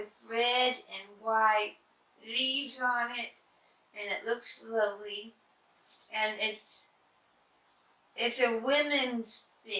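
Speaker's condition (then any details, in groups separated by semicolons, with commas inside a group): Head and neck cancer; tongue cancer, surgery and other treatments; physical and speech therapy stopped; had speech therapy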